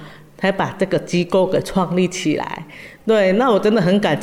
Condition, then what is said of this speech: Deafness. 刚刚跟他聊啊，虽然他听觉有一些不方便，但是他很乐于打开自己的心哦，可以跟人家沟通，而且他会先讲他哪里不方便。